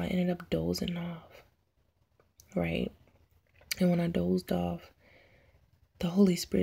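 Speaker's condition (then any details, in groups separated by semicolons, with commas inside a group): No condition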